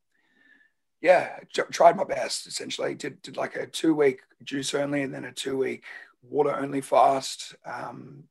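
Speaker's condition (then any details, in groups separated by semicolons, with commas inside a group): Laryngeal cancer; laryngeal tumour removed by surgery then regrew, voice box kept, voice box removal if it recurs; raspy voice led to diagnosis, voice still wrecked for a while, swallowing painful during radiotherapy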